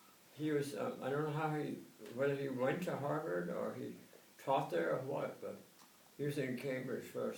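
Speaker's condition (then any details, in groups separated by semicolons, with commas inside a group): Tongue cancer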